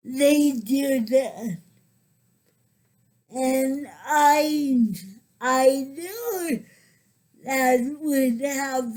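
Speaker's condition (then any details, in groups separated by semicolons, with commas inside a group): Cerebral palsy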